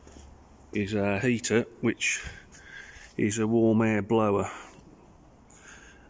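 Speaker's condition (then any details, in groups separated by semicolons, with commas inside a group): No condition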